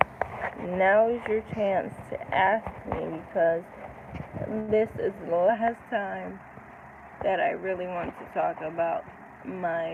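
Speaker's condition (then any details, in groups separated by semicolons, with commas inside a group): Cerebral palsy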